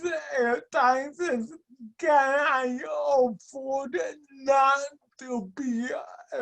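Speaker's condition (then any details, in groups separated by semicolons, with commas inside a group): Speech and mobility impairment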